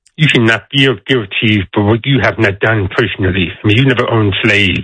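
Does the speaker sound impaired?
Yes: deafness; deaf accent.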